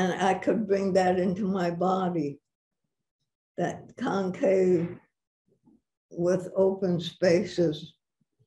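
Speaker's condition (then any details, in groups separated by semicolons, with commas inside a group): Parkinson's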